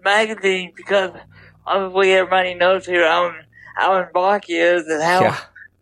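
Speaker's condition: Double hemiplegia cerebral palsy

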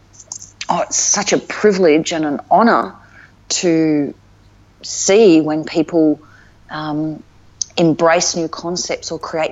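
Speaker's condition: No condition

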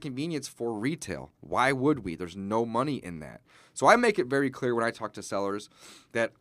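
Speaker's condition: No condition

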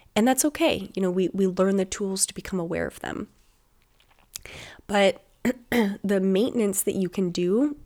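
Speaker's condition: No condition

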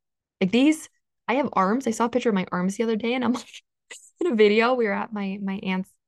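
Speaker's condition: No condition

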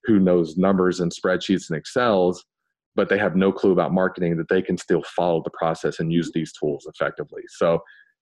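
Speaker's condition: No condition

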